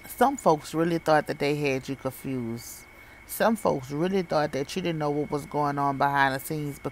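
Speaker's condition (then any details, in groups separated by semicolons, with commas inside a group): No condition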